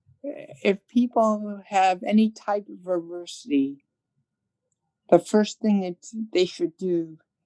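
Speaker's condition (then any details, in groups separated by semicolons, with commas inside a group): Cerebral palsy; from birth, hearing loss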